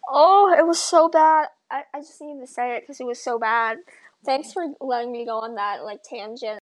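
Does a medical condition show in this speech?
Yes: bilateral cleft lip and palate; from birth.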